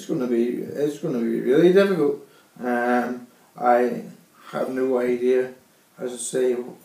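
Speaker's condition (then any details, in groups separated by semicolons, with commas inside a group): Cerebral palsy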